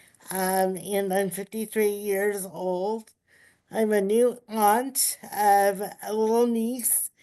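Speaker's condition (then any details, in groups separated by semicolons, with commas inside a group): Cerebral palsy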